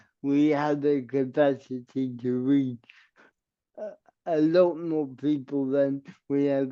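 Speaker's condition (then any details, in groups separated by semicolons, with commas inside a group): Cerebral palsy; uses walker, therapy, gym, yoga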